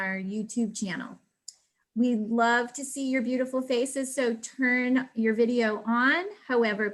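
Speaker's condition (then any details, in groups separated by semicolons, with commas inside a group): No condition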